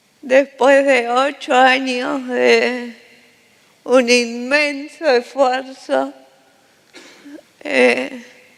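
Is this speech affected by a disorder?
Yes: cerebral palsy; respiratory arrest at birth.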